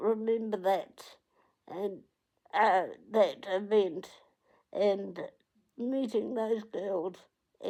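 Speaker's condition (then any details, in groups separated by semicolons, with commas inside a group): Cerebral palsy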